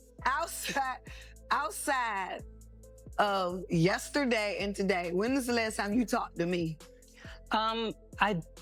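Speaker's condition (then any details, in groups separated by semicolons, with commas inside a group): No condition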